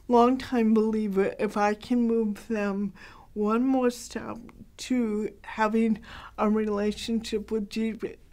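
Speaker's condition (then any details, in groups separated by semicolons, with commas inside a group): Cerebral palsy, mild; hard to understand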